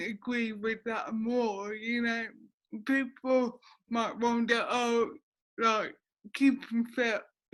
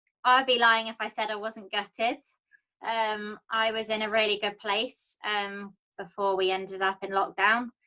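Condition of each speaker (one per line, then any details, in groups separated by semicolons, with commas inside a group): Cerebral palsy
No condition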